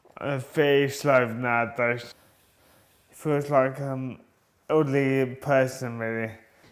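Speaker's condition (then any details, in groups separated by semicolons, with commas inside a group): Motor neuron disease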